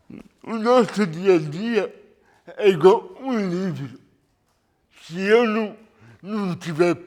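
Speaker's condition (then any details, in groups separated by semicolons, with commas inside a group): Cerebral palsy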